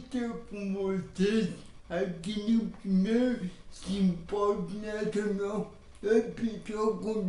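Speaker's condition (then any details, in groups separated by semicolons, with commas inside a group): Cerebral palsy; birth oxygen deprivation, motor coordination and speech problems; intensive treatments in childhood; diction problem since birth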